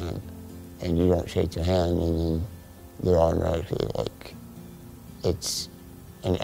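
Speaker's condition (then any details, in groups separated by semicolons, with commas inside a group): Spinal muscular atrophy; affects lungs; cannot speak loudly due to weak lungs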